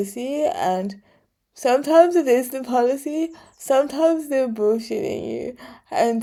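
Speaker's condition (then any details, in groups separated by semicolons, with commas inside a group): Cerebral palsy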